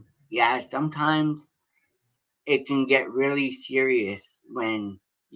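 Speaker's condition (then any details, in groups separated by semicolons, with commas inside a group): Cerebral palsy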